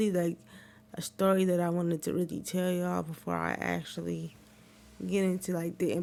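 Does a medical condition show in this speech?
Yes: cerebral palsy; wheelchair user.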